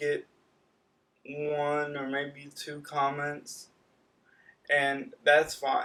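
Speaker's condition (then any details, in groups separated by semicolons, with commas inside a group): Cerebral palsy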